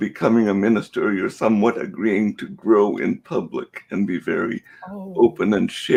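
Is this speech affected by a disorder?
Yes: cerebral palsy.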